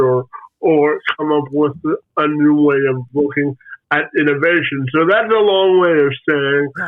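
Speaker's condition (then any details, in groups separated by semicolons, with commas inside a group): Spastic quadriplegic cerebral palsy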